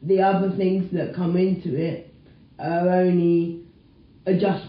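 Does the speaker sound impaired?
Yes: cerebral palsy quadriplegia; full-time electric wheelchair user, writing and reading physically difficult, dyslexia, needs one-to-one admin support.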